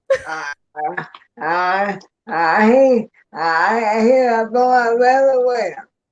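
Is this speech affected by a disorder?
Yes: ALS; bulbar onset, affecting throat area; answers relayed by another speaker.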